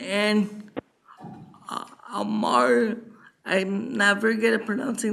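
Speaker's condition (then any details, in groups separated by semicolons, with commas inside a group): Cerebral palsy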